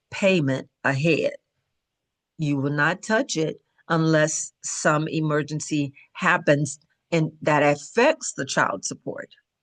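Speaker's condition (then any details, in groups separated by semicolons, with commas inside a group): No condition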